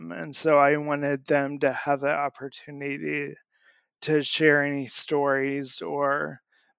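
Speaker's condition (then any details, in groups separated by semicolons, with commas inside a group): Amyotrophic lateral sclerosis; onset last fall, leg bouncing at rest, muscle twitches, weakness in legs and arms, walker since falls; still able to speak, voice and message banking done for future speech loss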